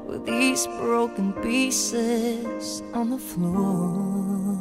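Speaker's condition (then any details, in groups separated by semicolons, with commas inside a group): No condition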